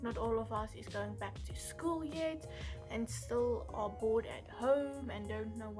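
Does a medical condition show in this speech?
No.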